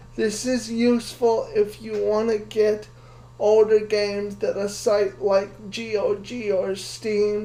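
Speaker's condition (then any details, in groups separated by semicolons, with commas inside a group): Cerebral palsy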